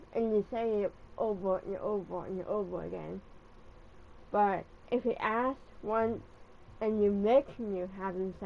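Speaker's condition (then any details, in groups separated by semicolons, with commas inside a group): Cerebral palsy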